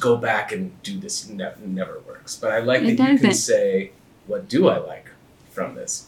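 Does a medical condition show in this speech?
No.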